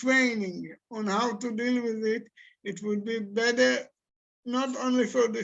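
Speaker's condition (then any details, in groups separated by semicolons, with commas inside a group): Cerebral palsy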